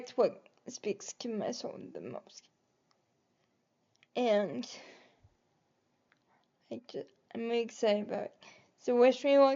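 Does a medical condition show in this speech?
Yes: cerebral palsy; able to articulate and speak.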